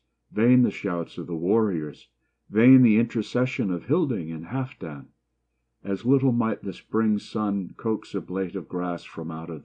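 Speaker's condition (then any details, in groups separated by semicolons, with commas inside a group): No condition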